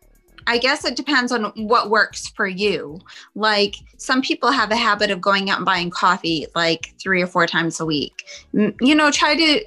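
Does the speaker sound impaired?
No.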